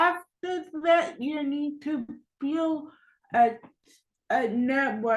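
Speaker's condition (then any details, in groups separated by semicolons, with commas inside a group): Cerebral palsy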